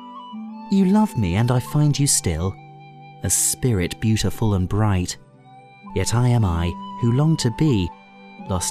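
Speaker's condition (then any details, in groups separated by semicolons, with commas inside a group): No condition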